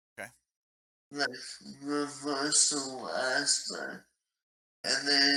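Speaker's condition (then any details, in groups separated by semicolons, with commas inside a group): ALS; very aggressive fast-progressing form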